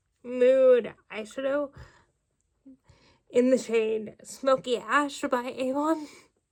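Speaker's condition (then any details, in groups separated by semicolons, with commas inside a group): Cerebral palsy, spastic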